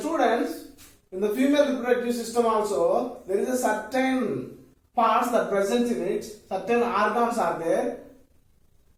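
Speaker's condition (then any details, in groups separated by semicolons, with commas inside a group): No condition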